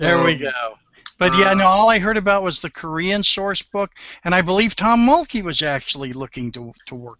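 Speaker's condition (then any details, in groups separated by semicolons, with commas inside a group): No condition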